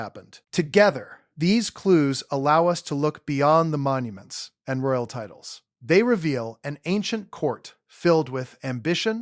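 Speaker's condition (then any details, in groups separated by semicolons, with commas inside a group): No condition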